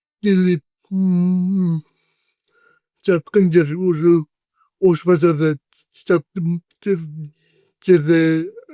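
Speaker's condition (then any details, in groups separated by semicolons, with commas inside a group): Cerebral palsy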